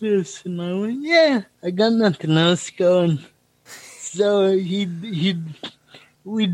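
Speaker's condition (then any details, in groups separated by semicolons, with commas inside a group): Cerebral palsy; speaking time predictable on stage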